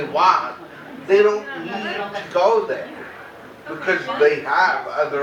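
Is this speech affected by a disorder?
Yes: cerebral palsy, mild; mainly affects speech.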